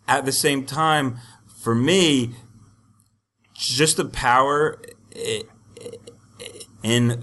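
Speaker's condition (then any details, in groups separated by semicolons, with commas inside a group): Stuttering; embracing label stutterer gave confidence; stutter-like tension when signing own name, worse under pressure or with people watching; blocks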